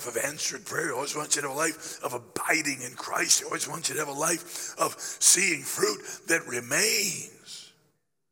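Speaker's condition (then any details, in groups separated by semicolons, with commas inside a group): Laryngeal cancer after radiation; still affected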